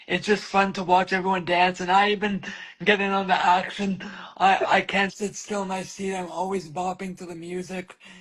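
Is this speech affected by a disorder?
Yes: cerebral palsy.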